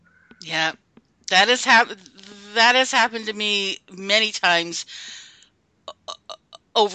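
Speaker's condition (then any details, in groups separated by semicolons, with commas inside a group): Stuttering; onset age 5 after fluent speech from age 2, stuttering ever since; half year speech therapy in 3rd grade, none in Catholic school, adult therapy few years ago; formerly avoided speaking situations, speechless at first self-help group meeting, said name and stutter by fourth or fifth; blocks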